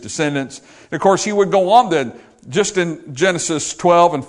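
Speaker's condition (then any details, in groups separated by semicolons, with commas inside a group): No condition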